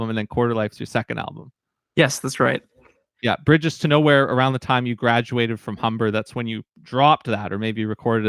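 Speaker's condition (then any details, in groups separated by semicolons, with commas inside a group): No condition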